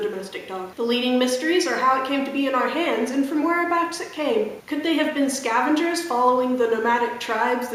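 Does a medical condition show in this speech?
No.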